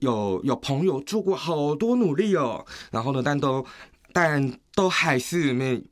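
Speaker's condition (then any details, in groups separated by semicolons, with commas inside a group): Severe hearing loss; progressive gradual hearing decline from kindergarten, very severe by first year of high school; uses cochlear implant; slight accent, taken for abc, southeast asian or overseas chinese, word order and naturalness normal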